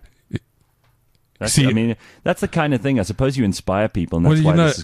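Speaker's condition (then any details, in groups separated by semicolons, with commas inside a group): No condition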